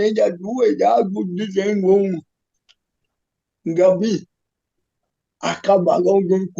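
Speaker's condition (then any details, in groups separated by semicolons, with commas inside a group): Cerebral palsy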